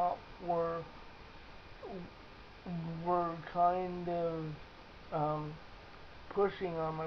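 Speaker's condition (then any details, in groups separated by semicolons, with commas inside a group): Cerebral palsy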